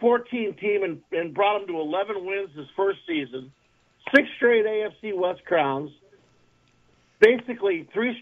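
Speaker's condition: No condition

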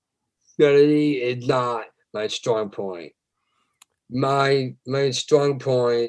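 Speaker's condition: Down syndrome

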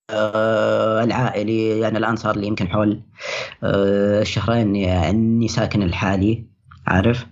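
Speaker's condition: Stuttering; onset age 10, previously largely controlled, gave presentations, spoke at Toastmasters, perfectionism possibly a contributing cause; worst period of stuttering so far, lacks willpower to work on it; difficulty communicating with people; prolonged sounds

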